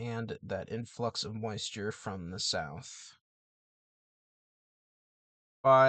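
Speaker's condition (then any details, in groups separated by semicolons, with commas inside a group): No condition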